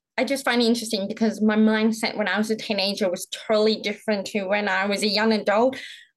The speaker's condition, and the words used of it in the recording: Deafness. People assume that I'm hearing because they find that my speech is pretty good.